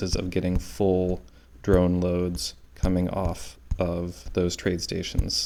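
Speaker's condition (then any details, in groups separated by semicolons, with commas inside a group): No condition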